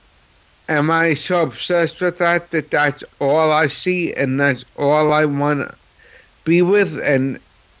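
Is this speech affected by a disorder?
Yes: cerebral palsy; no typical CP voice.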